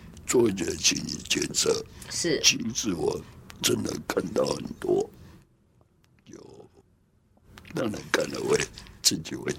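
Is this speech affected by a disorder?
Yes: laryngectomy for hypopharyngeal cancer; total laryngectomy for stage four hypopharyngeal cancer diagnosed at 45, smoker since junior high; hoarse voice before diagnosis, voice lost after surgery, 1.5 years to say own name.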